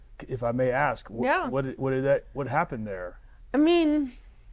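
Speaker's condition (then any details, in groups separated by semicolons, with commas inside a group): No condition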